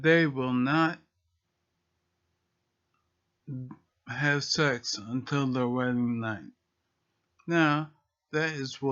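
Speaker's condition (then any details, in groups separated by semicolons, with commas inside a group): Multiple sclerosis; rambling speech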